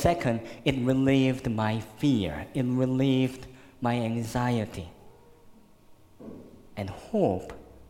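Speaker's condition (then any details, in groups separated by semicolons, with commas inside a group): Cleft lip and palate; congenital, very severe, born in Korea, 12 surgeries to date, one in junior high; could not suck breast milk as newborn, fed formula and cow milk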